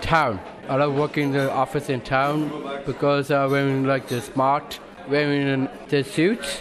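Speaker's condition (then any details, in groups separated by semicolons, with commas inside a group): Down syndrome; young adult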